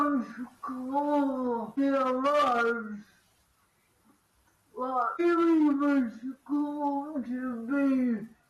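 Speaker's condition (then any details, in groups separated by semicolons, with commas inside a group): Cerebral palsy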